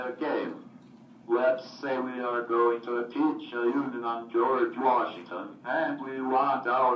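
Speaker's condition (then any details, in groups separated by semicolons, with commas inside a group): Cerebral palsy, athetoid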